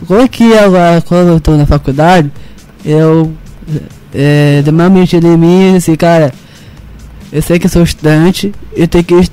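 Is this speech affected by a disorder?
Yes: Down syndrome; 18 years old, turning 19.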